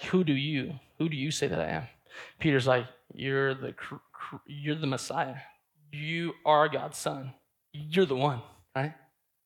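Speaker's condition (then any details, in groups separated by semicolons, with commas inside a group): Stutter; repeated sounds, blocks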